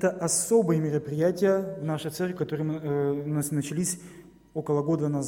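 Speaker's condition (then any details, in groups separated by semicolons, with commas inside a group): No condition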